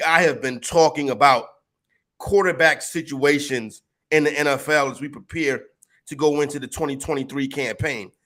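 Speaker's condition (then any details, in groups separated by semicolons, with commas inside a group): No condition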